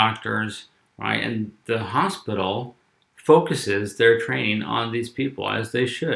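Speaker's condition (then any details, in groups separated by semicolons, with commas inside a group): No condition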